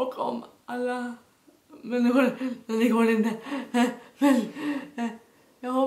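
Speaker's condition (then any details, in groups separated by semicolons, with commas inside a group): Dyskinetic cerebral palsy, severe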